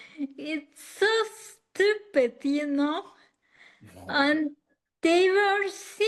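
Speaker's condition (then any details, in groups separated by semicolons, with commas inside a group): Acquired ataxia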